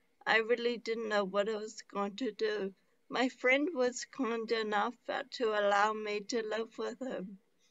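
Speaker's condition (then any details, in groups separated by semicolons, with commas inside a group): Traumatic brain injury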